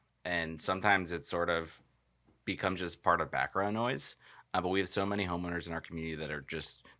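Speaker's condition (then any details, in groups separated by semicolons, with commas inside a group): No condition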